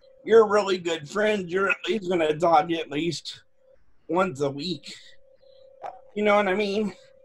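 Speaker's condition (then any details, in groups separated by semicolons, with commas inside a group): Cerebral palsy; present from birth; needs about 95 to 98% physical care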